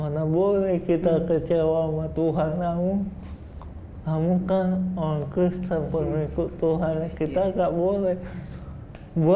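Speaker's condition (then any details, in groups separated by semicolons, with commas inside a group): Cerebral palsy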